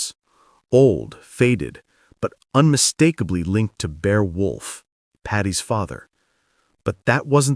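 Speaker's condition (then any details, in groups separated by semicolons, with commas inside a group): No condition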